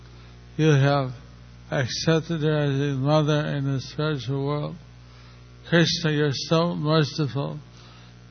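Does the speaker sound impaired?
Yes: stroke; speaking not easy, unsure listeners understand, engages helper Jantai.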